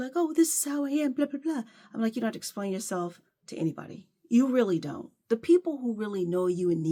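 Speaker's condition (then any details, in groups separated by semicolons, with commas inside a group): No condition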